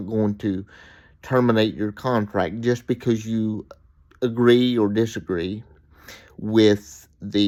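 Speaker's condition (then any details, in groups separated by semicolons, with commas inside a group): Cerebral palsy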